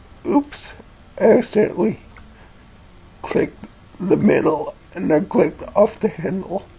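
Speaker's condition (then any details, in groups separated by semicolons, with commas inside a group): Cerebellar ataxia from brain tumour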